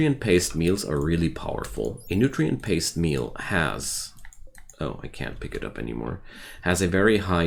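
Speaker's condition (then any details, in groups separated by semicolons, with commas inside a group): No condition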